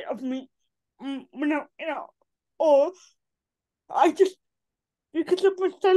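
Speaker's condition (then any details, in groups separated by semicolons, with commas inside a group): Cerebral palsy; from birth, affects limbs and neck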